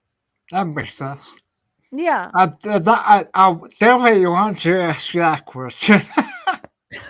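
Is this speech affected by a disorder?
Yes: ataxia; may slur speech, may sound drunk.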